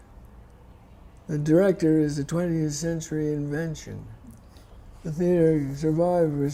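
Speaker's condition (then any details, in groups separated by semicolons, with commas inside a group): Parkinson's disease; about 15 years since diagnosis, on medication, limited typing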